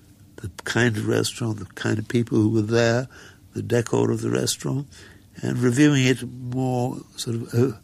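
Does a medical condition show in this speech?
Yes: muscular dystrophy; progressive, death predicted at 16 but now nearly 70, wheelchair user, walked earlier.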